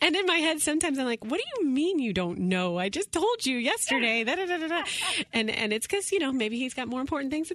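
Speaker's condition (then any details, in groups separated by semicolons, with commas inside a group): No condition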